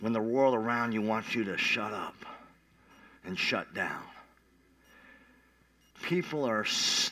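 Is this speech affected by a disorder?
Yes: cleft palate; congenital cleft palate with other complications, not expected to survive first week, once stopped breathing, revived by nurse.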